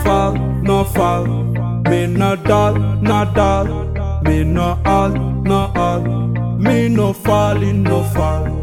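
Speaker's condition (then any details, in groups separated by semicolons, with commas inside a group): No condition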